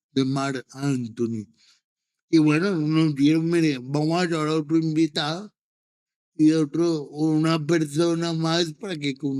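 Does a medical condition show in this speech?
Yes: cerebral palsy.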